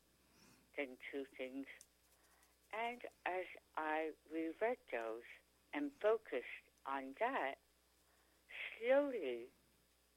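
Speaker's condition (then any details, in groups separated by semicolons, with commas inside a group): Tongue cancer; chronic sore throat symptom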